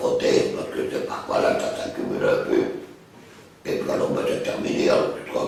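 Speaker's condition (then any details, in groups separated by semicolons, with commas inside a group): Total laryngectomy, voice prosthesis; speaks via voice prosthesis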